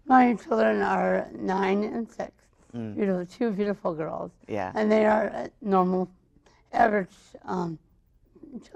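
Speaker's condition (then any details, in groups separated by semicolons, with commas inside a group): Cerebral palsy, mild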